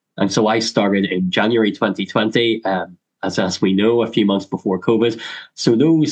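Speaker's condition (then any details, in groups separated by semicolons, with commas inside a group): Cleft lip and palate; congenital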